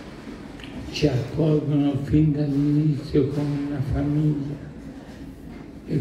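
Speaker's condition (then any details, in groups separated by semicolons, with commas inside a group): ALS (sla); bulbar form; marked dysphagia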